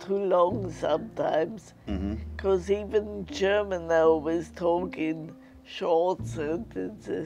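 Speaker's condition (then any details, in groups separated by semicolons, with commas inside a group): Multiple sclerosis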